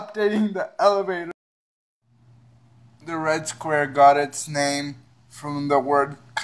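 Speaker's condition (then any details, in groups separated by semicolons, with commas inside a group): Cerebral palsy; uses wheelchair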